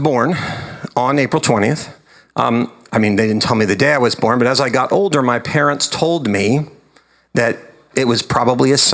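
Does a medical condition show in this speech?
No.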